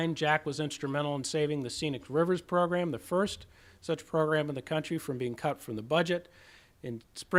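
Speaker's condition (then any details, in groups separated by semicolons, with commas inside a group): No condition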